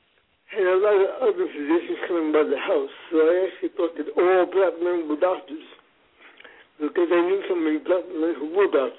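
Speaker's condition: Cerebral palsy; speech impairment named as a challenge

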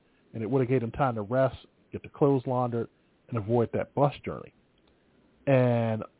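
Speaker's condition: No condition

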